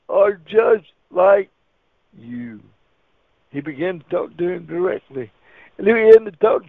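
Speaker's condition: Cerebral palsy; wheelchair user

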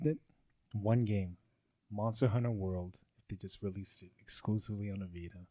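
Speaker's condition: No condition

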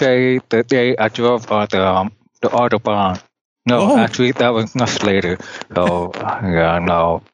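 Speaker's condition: Deafness; cannot hear well

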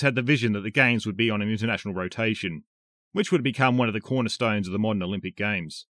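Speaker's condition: No condition

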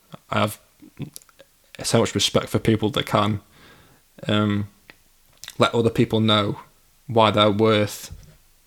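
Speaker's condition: Stammer; past exposure therapy, 10-week CBT course from age 22; stammers more when nervous, pauses before answering, avoids phone use, no stammer in inner monologue; prolonged sounds, blocks

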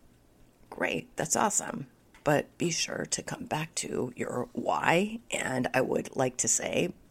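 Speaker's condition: Spasmodic dysphonia; onset earlier this year, ongoing; voice audibly affected

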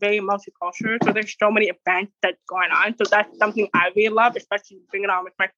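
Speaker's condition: Deaf; wears hearing aid

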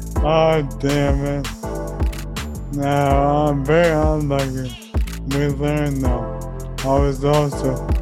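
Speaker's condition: ALS; Taylor as paid caregiver 40 hours weekly

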